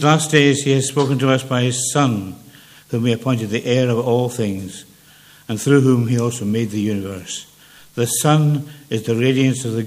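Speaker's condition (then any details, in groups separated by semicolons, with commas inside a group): Parkinson's; speech less clear than before for some years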